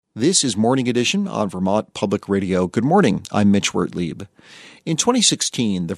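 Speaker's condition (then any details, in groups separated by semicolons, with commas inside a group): No condition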